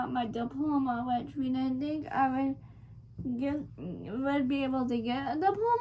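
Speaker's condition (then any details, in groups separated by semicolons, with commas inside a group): Cerebral palsy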